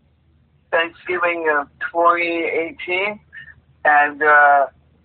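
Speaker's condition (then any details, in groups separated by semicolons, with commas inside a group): Cerebral palsy; plays rhythm guitar despite condition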